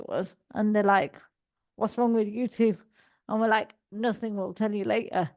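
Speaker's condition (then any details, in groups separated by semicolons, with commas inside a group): Cerebral palsy; all four limbs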